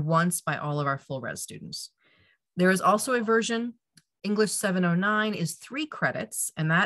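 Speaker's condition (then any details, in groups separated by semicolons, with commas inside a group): No condition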